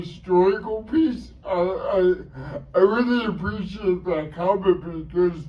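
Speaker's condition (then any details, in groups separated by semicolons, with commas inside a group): Cerebral palsy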